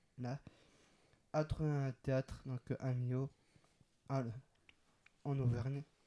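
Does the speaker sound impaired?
Yes: Down syndrome, trisomy 21; extra chromosome.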